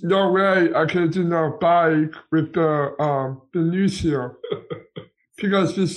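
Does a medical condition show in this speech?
Yes: Down syndrome.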